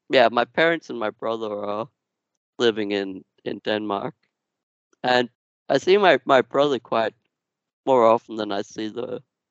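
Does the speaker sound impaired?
Yes: Duchenne muscular dystrophy; progressive.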